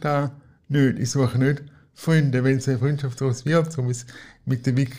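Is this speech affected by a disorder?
Yes: cerebral palsy; from birth, physical not cognitive, wheelchair user, needs daily help, IV assistance model nearly 10 years.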